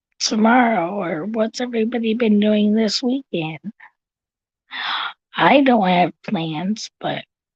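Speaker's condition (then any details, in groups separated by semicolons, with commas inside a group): Cerebral palsy; visible disability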